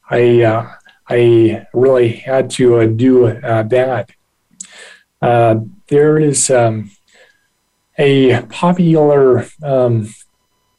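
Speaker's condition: Aphasia after stroke; initially no spoken or written language

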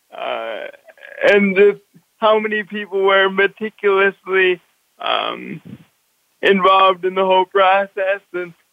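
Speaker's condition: Cerebral palsy; brain cannot reliably direct muscles

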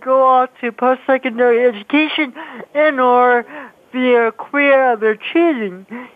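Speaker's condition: Cerebral palsy; speech affected by cerebral palsy

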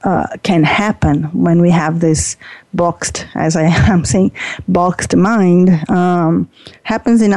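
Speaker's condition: No condition

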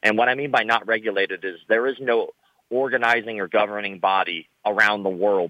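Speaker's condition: Cleft lip and palate; born with cleft lip and palate, many surgeries as a child, facial scars

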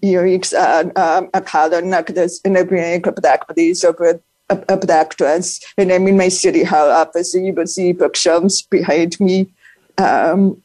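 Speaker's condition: Profound deafness; profound deafness since childhood, 18 years of speech therapy, later learned sign language; uses sign language interpreters, captioning and other communication tools; learned to talk through speech therapy, unfamiliar speech pattern, sometimes not understood, must repeat herself

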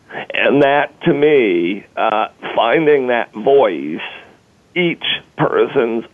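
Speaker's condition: Spasmodic dysphonia; neurological, no known cause or cure, sudden onset, Dr. Song diagnosis, Mass Eye and Ear Clinic; affects only speech, partial loss, throat spasms, choppy, broken, weak, hard to hear, effortful, dizzy, breathless, inconsistent

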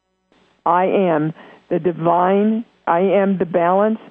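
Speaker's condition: No condition

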